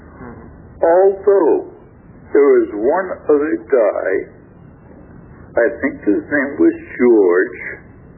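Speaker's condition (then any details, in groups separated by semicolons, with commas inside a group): Stroke affecting throat muscles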